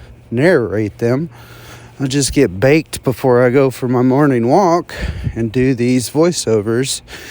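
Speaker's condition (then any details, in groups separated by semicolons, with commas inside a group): No condition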